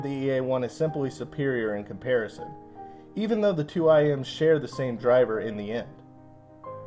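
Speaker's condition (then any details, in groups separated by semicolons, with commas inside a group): No condition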